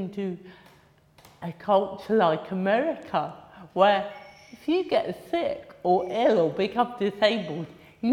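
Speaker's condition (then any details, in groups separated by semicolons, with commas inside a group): Cerebral palsy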